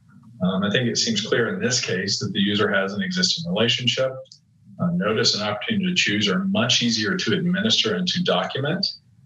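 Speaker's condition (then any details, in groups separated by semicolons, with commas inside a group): No condition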